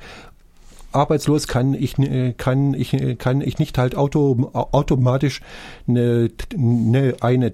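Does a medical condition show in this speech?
Yes: stuttering; here repeated sounds, repeated words, prolonged sounds.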